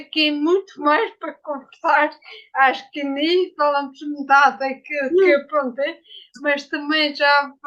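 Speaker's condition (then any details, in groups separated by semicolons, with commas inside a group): Ataxia after brain injury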